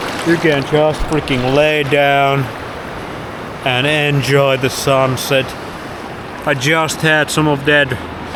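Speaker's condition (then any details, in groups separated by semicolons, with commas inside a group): No condition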